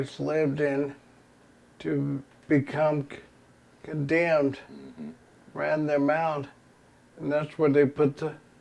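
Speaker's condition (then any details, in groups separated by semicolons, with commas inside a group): ALS; progressive terminal illness; diagnosed within last year, losing mobility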